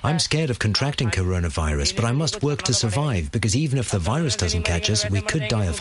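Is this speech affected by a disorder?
No.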